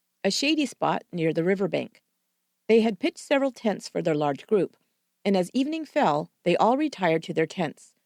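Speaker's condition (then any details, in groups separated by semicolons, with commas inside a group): No condition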